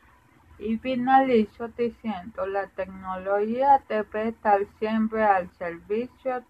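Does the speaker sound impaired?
Yes: hypotonic cerebral palsy; poor balance, difficulty walking, slow writing; difficulty speaking.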